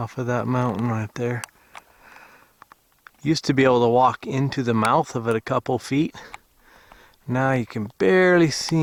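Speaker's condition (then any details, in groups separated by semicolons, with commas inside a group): No condition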